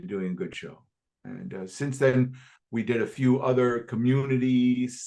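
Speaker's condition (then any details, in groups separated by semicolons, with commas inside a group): No condition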